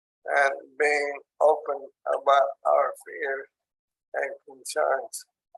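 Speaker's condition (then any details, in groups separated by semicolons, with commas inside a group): ALS; onset in hands and arms, tracheostomy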